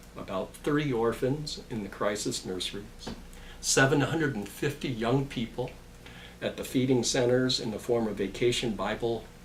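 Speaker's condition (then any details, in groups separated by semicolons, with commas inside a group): No condition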